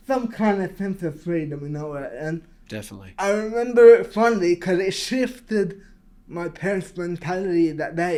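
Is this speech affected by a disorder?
Yes: cerebral palsy.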